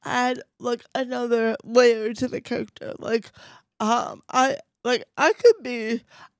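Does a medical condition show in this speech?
Yes: cerebral palsy, mild; voice affected.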